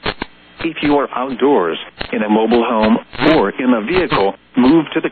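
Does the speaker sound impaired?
No.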